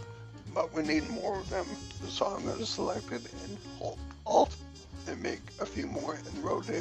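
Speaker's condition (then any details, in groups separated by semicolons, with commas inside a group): Cerebellar ataxia from brain tumour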